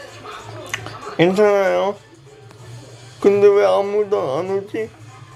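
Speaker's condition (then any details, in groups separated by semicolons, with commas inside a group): Brain lesion disability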